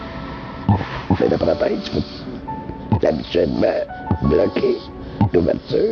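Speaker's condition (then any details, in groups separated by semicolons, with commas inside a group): Laryngectomy; larynx removed, articulators intact, neck stoma breathing; electrolarynx or voice prosthesis, stoma occluded to speak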